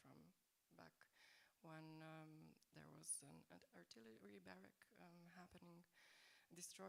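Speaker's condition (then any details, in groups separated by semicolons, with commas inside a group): No condition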